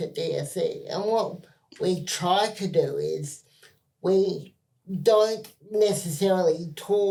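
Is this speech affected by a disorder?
Yes: cerebral palsy spastic quadriplegia.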